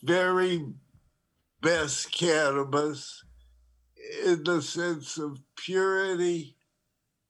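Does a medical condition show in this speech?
Yes: Parkinson's disease; diagnosed over 9 years ago.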